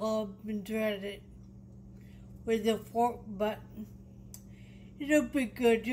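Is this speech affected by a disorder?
Yes: traumatic brain injury.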